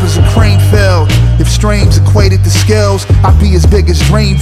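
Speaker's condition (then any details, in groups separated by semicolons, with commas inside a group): No condition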